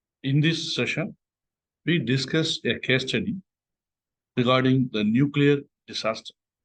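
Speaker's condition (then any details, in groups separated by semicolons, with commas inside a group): No condition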